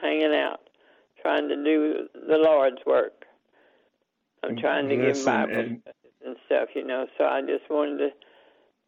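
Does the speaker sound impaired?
Yes: Parkinson's disease; age 85.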